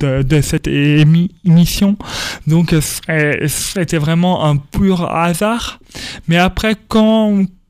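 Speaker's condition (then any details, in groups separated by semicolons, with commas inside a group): Stuttering; stuttering since early childhood at school, speech therapy helped, told elimination almost impossible; stuttering persists, described by him as an accent; repeated sounds, prolonged sounds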